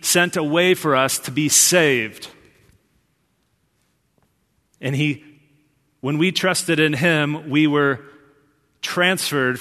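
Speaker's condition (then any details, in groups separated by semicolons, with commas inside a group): No condition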